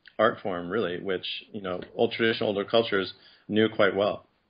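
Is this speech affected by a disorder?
No.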